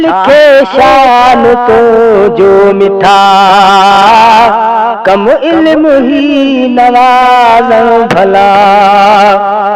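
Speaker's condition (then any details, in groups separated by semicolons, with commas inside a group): No condition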